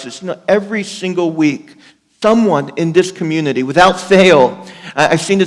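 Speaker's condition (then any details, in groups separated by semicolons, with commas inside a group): No condition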